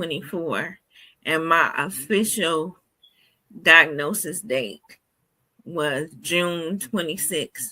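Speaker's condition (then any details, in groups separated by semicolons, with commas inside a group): Cerebral palsy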